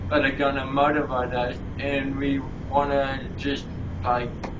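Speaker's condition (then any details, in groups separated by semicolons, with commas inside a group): Cerebral palsy; voice slightly shaky, talking a major challenge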